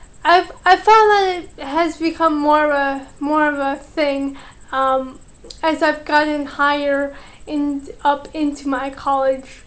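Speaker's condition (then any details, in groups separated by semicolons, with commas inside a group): Cerebral palsy; slow typing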